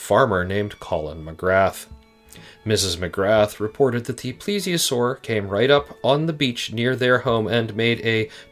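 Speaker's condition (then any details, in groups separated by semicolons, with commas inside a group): No condition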